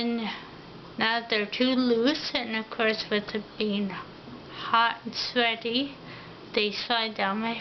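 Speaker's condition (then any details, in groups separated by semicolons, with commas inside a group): Ataxia; affects mouth and tongue coordination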